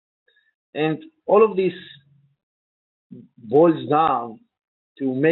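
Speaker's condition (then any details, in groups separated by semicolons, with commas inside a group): No condition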